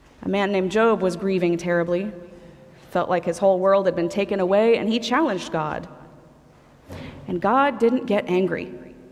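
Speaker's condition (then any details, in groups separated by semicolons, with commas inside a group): No condition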